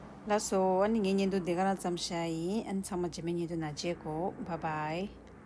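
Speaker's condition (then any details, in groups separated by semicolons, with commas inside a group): No condition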